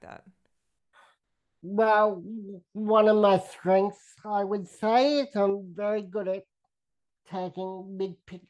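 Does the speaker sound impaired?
Yes: cerebral palsy, spastic quadriplegia.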